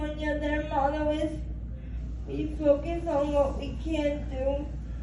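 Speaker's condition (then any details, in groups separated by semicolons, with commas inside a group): Cerebral palsy; spastic quadriplegia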